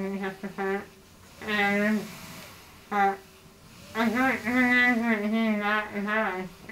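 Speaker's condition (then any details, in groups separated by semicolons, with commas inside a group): Facioscapulohumeral muscular dystrophy; tracheostomy, ventilator for breathing; tracheostomy in last couple years, on ventilator; needs tracheostomy and ventilator to breathe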